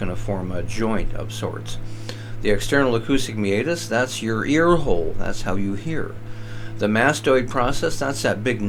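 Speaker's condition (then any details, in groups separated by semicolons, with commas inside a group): No condition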